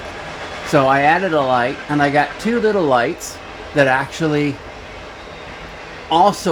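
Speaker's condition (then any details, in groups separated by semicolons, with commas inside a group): No condition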